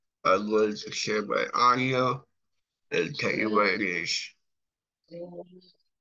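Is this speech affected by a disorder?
Yes: cerebral palsy.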